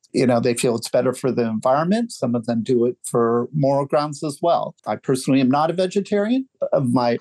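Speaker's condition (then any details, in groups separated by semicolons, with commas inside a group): No condition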